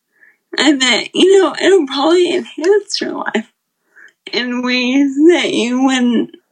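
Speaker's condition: Friedreich's ataxia; progressive, degenerative, moved from walking to walker to wheelchair, uses wheelchair

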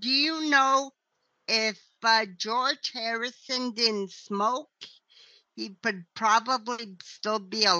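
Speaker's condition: Cerebral palsy; trying to sing again

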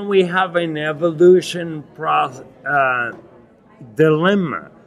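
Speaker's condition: Acquired ataxia with dysarthria, acquired; Lance-Adams syndrome; no cure or medication offered

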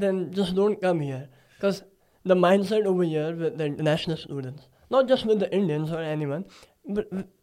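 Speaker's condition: Cleft palate; listeners try harder to understand

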